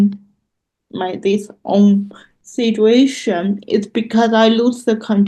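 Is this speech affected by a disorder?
Yes: cerebral palsy; loss of muscle control.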